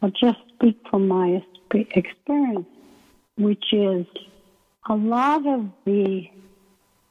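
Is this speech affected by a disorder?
Yes: ALS; limb onset in right foot, symptoms about a year before diagnosis, year of testing, uses Beasy board transfer board; hard to breathe and speak, voice may sound weak or hard to understand, paces speech with breathing.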